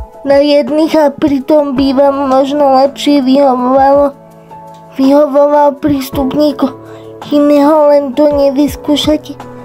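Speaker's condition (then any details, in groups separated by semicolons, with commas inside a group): Cerebral palsy; tight muscles in arms, legs, spine, cannot sit unaided; rehabilitation, massage, heat, oxygen breathing, passive and machine exercise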